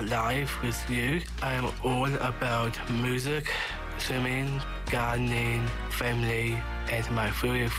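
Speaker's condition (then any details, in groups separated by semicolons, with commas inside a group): Down syndrome; 21 years old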